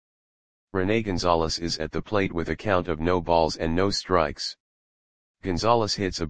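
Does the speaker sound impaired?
No.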